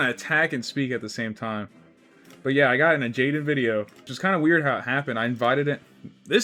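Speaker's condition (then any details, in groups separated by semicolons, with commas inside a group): No condition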